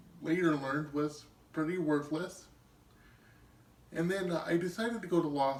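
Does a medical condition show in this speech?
Yes: cerebral palsy.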